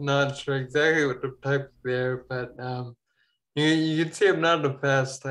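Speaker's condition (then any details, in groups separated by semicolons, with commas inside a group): Ataxia; falls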